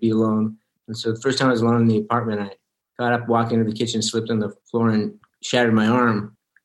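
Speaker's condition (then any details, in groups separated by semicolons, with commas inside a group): Early-onset Parkinson's disease; onset at age 29, spinal tumor surgery, relearned walking, prone to falls, fall shattered arm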